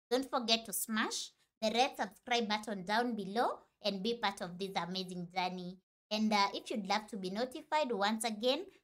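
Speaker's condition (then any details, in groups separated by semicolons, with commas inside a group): No condition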